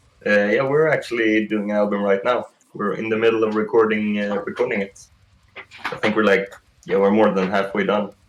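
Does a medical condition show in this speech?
No.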